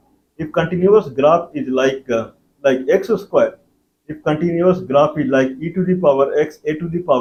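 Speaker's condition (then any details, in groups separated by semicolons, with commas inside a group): No condition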